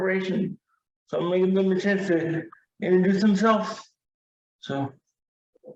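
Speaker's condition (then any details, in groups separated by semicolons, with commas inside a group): Cerebral palsy, severe; wheelchair user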